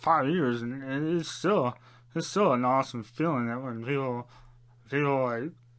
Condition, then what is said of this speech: Parkinson's disease. It affects my speech. It affects my balance, and it affects my dexterity.